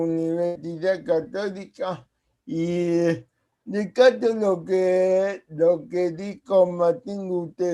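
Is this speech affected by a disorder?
Yes: cerebral palsy.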